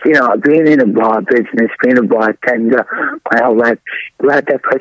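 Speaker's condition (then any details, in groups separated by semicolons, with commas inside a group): Throat cancer; throat tumor found by throat specialist at Columbia Presbyterian, multiple surgeries, long recovery; trouble swallowing at onset, first treated as strep, later unable to swallow or breathe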